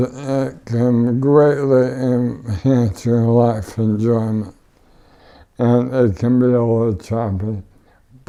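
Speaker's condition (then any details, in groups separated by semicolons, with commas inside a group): ALS; tracheotomy, wheelchair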